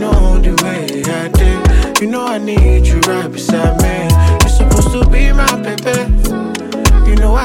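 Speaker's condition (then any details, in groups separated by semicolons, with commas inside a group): No condition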